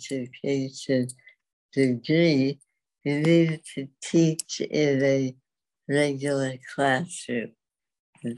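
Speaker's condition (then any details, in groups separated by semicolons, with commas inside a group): Dystonia; affects walking and speech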